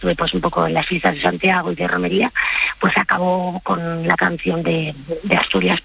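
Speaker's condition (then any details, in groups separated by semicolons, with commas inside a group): Vocal fold nodules; two nodules on vocal cords, singing forbidden, still performing, constant voice use singing and training; voice broken after five gigs Friday to Sunday, propolis-licorice natural remedy, lozenges to soothe; broken hoarse voice, apologizes for voice, projects differently, imitates Bonnie Tyler, Joaquín Sabina when hoarse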